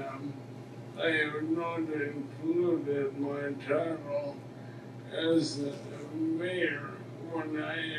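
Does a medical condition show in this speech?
Yes: ALS; speech difficulty.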